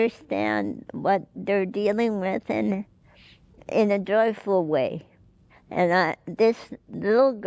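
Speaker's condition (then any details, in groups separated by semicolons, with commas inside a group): Cerebral palsy; could not speak or move as child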